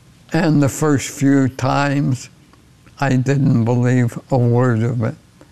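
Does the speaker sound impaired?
Yes: ALS; progressive ALS.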